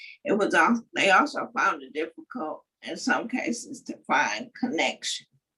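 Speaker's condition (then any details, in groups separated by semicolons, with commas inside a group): Cerebral palsy; uses wheelchair or mobility device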